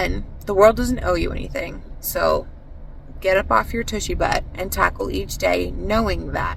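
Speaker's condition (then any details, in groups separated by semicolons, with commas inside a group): No condition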